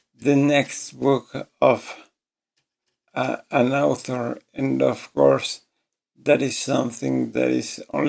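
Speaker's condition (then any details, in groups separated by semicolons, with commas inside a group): ALS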